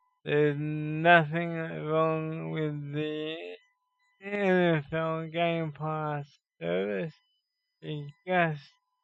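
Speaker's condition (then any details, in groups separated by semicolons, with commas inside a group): Cerebral palsy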